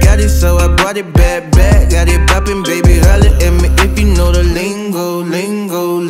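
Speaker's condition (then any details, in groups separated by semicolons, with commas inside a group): No condition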